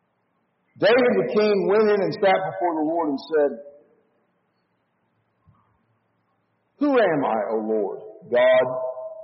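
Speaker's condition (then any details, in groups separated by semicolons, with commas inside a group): No condition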